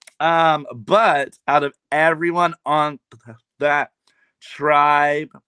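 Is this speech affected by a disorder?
Yes: severe speech impediment; self-described.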